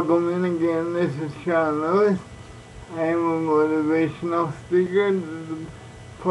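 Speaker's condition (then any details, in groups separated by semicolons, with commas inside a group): Cerebral palsy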